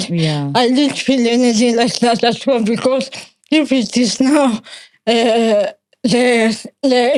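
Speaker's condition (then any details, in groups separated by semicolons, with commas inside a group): Cerebral palsy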